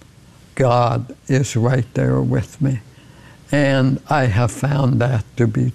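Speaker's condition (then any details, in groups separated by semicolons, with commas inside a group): ALS; progressive ALS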